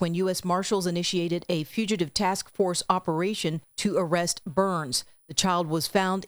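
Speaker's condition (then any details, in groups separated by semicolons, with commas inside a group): No condition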